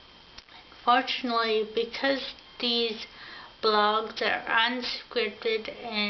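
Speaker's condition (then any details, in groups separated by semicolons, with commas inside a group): Ataxia; affects mouth and tongue coordination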